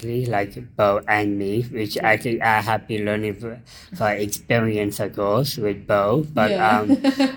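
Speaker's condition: Down syndrome; intellectual disability

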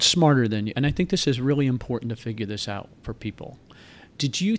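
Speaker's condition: No condition

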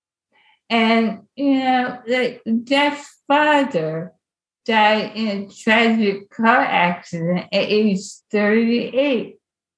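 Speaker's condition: ALS; onset with wrist weakness and reduced grip

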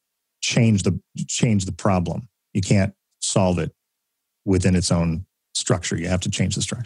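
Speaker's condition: No condition

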